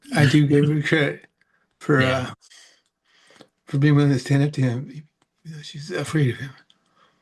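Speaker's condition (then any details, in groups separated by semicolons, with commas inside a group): Parkinson's; about 18 years since onset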